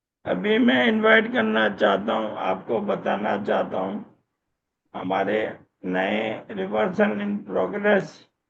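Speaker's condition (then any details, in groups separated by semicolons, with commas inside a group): ALS; speech improved a little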